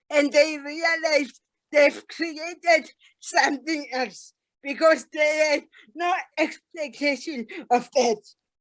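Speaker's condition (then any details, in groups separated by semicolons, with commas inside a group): Cerebral palsy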